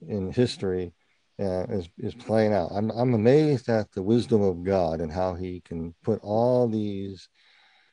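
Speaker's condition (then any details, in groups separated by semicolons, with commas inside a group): Partial cleft palate; congenital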